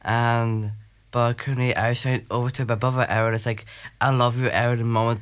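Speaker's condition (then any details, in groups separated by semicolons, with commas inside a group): Down syndrome; intellectual disability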